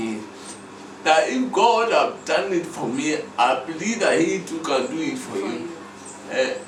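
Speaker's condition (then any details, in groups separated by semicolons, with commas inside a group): Cerebral palsy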